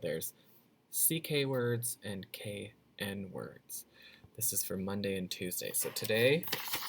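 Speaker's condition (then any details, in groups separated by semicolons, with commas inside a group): No condition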